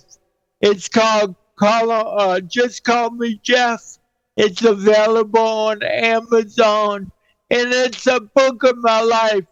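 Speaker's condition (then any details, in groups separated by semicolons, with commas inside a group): Cerebral palsy; 49 years with condition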